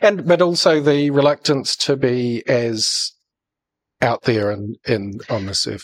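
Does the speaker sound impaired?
No.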